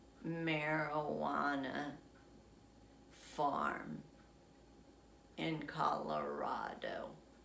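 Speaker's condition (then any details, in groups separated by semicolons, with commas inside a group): Essential tremor; affects legs as well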